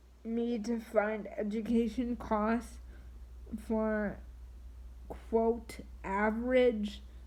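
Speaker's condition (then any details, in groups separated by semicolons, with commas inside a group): Triplegic cerebral palsy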